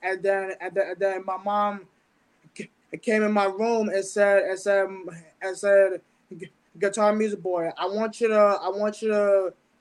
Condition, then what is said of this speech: Stuttering. I have like a low little speech impediment that I had since I was like, oh, I'm 10 years old.